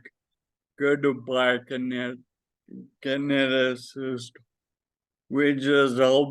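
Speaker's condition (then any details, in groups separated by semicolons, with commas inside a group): Friedreich's ataxia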